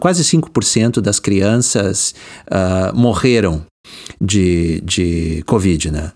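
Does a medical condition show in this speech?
No.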